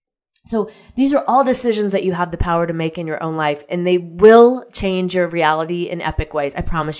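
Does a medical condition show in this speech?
No.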